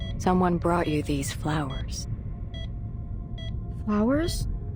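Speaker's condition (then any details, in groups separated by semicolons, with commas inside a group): No condition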